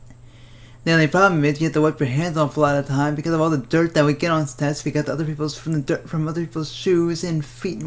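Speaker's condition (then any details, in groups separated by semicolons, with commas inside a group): Cerebral palsy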